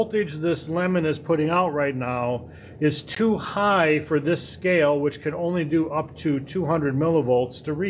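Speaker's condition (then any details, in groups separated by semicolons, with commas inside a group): No condition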